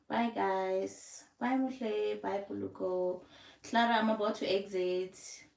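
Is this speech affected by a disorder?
No.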